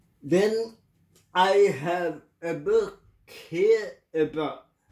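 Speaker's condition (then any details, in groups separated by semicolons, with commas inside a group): Cerebral palsy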